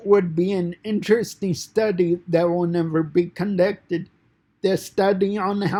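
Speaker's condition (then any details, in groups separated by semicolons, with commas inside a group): Cerebral palsy; fine motor impairment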